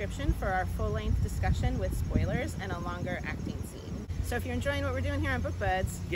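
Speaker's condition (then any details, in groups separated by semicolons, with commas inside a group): No condition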